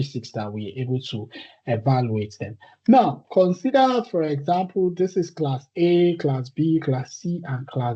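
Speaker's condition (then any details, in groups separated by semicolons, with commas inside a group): No condition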